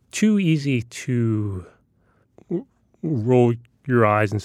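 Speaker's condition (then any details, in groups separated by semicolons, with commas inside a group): Stutter; neurological disorder; loses eye contact while stuttering; blocks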